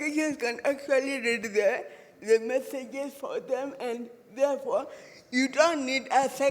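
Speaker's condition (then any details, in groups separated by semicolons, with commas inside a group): Cerebral palsy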